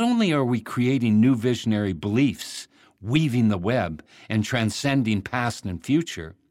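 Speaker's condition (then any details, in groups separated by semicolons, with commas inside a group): No condition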